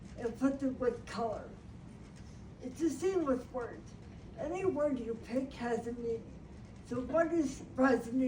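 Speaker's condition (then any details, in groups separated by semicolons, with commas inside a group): Brain injury; language and motor speech problems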